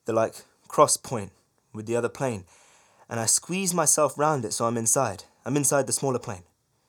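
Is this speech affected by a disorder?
No.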